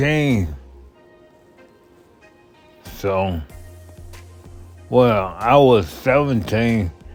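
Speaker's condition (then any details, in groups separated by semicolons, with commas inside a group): Multiple sclerosis; affects left side and voice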